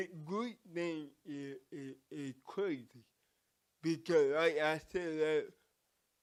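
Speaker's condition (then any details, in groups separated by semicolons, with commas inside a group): Cerebral palsy; from birth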